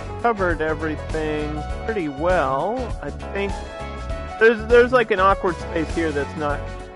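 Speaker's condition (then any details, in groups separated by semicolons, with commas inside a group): No condition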